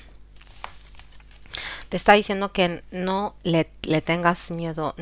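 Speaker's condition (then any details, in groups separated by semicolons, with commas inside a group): No condition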